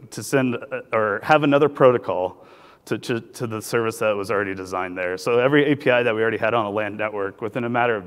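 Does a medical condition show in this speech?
No.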